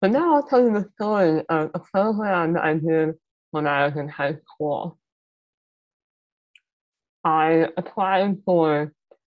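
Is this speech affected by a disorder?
Yes: muscular dystrophy; spontaneous mutation, not inherited, present from birth, power wheelchair user, hard of hearing, needs captions; mild speech impairment.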